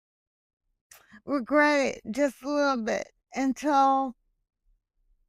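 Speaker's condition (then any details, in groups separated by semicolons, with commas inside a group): Hemiplegic cerebral palsy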